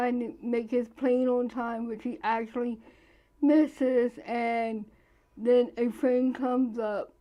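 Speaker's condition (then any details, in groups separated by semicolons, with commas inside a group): Cerebral palsy; present from birth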